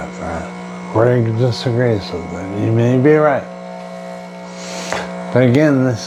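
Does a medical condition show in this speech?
Yes: brain injury.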